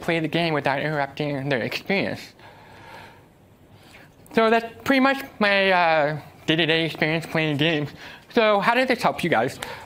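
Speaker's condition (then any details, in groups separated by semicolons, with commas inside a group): Deafness; uses American Sign Language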